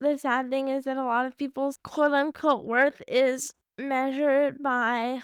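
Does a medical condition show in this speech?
Yes: cerebral palsy; from birth, mostly waist down, uses walker; diagnosed about age one, age seventeen.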